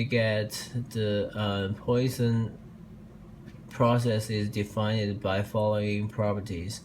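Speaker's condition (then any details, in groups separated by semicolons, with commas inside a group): No condition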